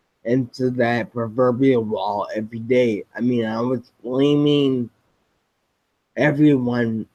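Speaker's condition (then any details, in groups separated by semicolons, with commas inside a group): Spinocerebellar ataxia type 7, SCA7; progressive degenerative, impairs walking, balance, coordination, speech; diagnosed several years ago, no wheelchair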